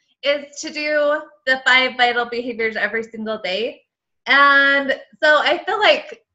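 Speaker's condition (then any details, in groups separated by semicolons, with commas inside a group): No condition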